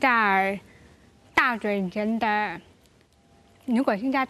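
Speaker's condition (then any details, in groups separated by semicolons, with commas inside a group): Hearing impairment; hearing impaired from childhood, hearing aids, mother's training in speech and lip-reading, deaf school one year; recent surgery for cochlear implant; oral speaker, learned speech and lip-reading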